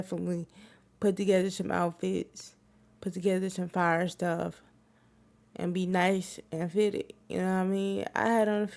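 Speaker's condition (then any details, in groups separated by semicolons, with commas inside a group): Cerebral palsy; wheelchair user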